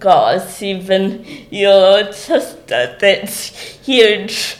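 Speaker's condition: Cerebral palsy; damage to brain area controlling muscle and movement

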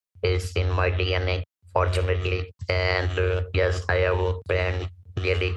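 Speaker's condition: Laryngectomy for vocal cord cancer, stage 4 vocal cord cancer; speaks with electrolarynx; 30 radiotherapy in Ahmedabad

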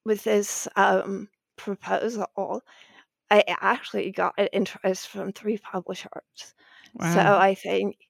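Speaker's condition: Spasmodic dysphonia; speaking without treatment

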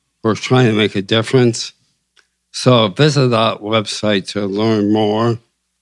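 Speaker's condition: ALS; limb onset ALS, left foot drop, back surgery for presumed pinched nerve, symptoms accelerated afterward; diagnosed a few months ago, prognosis two to five years, cannot walk unsupported, about 15 supplements

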